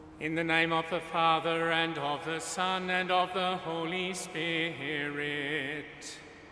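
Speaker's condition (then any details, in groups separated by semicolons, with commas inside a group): No condition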